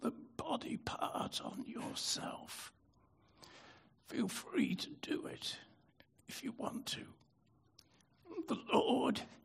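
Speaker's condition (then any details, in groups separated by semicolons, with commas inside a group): Spasmodic dystonia; brain disorder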